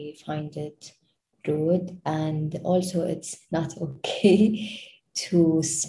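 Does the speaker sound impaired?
Yes: stuttering; onset in fourth grade, around age 9-10; after speech program combining therapy and group support; gets stuck, blocks, speaks much better now, confident, moves on after getting stuck; here blocks.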